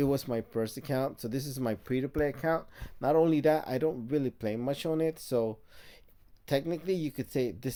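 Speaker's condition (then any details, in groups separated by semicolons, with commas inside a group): No condition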